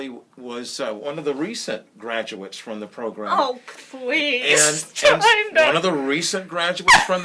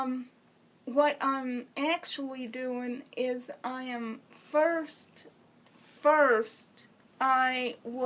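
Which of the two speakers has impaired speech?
The second: cerebral palsy; present from birth, wheelchair user.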